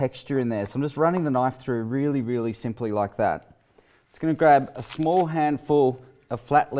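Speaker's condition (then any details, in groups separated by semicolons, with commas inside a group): No condition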